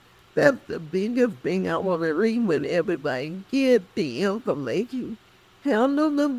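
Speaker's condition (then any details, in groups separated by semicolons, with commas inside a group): Cerebral palsy; speech affected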